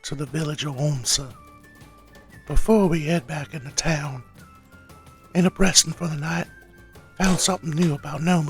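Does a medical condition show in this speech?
No.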